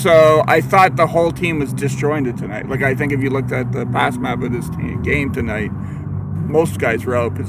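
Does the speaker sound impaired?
No.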